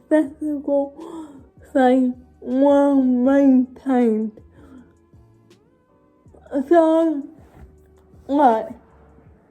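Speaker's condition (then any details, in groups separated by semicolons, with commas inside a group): Cerebral palsy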